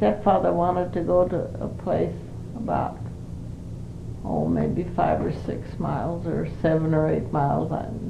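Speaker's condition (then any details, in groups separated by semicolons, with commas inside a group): Parkinson's disease; cannot live alone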